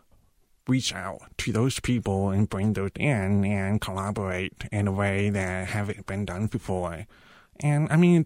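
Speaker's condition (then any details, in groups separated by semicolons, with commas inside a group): Profound deafness; cochlear implants received at age 18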